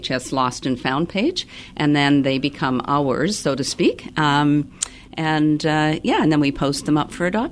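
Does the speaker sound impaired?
No.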